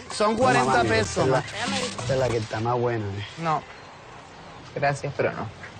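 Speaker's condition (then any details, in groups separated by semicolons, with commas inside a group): No condition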